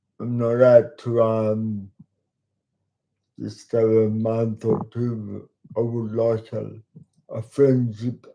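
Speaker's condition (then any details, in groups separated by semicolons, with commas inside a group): Cerebral palsy; talks slowly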